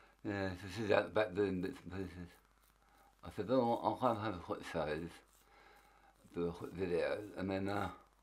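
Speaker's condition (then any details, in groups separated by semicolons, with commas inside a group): Tongue cancer; half tongue removed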